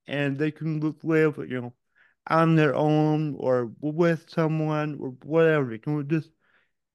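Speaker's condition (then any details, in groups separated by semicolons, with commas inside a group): Cerebral palsy; diagnosed age one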